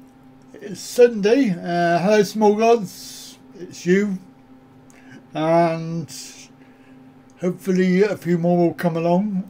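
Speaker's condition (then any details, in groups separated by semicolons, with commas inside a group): Cerebral palsy; back surgery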